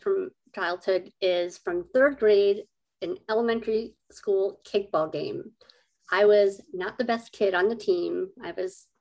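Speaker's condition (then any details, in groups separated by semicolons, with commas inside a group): Cleft lip and palate; adult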